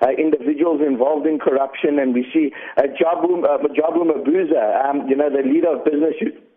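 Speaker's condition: No condition

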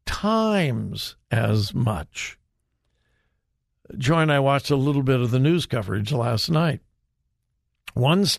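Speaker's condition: No condition

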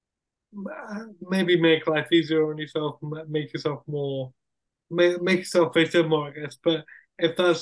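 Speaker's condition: Cerebral palsy; wheelchair user

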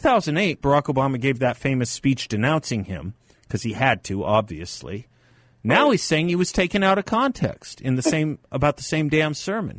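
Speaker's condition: No condition

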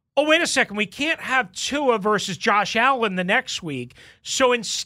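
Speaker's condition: No condition

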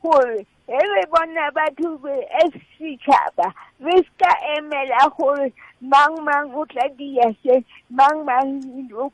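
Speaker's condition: Cerebral palsy; since childhood, mobile enough to climb Kilimanjaro after about three to six months of training

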